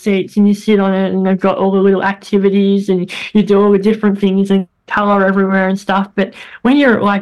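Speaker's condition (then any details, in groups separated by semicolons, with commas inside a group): Bilateral cleft lip and palate; congenital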